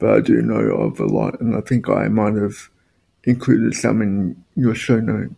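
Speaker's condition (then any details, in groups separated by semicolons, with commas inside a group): Spastic quadriplegic cerebral palsy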